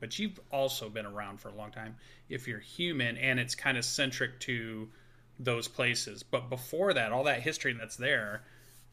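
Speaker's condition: No condition

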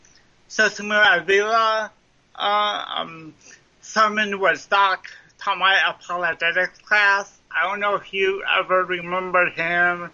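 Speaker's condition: Cerebral palsy; mild form, lifelong since childhood, trouble writing, slow running, mile took 21 minutes, school accommodations; speech impediment present during recording; sounds like Wendy's drive-through speaker box, may sound drunk

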